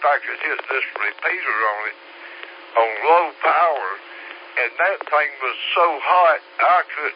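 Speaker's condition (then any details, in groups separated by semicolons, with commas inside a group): Slurred speech; takes 17 different medications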